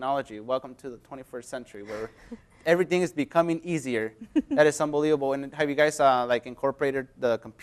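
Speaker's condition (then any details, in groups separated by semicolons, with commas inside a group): No condition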